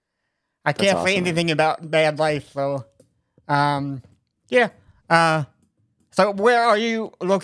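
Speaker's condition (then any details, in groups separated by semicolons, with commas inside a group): Cerebral palsy; very low baritone voice, found via SingStar phone app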